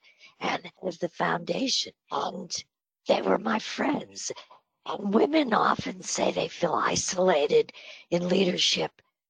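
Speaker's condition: Spasmodic dysphonia; on Botox treatment

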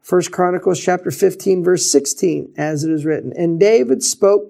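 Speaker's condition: No condition

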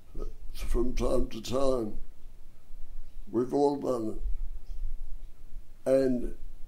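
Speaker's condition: Dystonia and cerebral palsy; bronchial asthma

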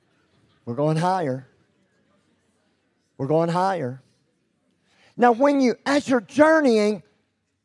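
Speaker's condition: Cleft lip and palate; congenital, present from birth; expected never to be able to speak

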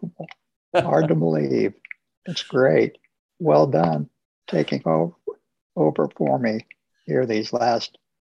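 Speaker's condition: ALS; ALS diagnosed about 2.5 years ago, full-time wheelchair, cannot really move arms and legs, feeding tube; moves only index finger, clicker controls computer screen, 90% nutrition via feeding tube; voice too weak for interviews, little voice today, breathless sooner, less swallow, easy-swallow foods only

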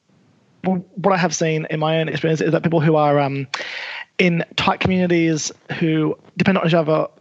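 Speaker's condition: Stutter; present by age 20 at film school, sign language used to assist stutter; repeated sounds, prolonged sounds

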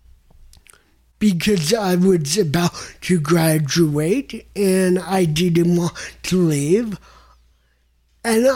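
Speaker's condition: Cerebral palsy; non-progressive

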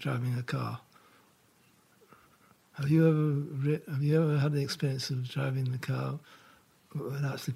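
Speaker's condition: Parkinson's; diagnosed about 4 years ago

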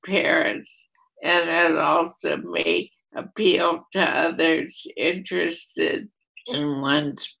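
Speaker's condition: ALS, primary lateral sclerosis; voice affected

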